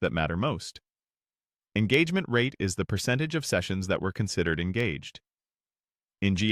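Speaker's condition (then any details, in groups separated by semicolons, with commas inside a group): No condition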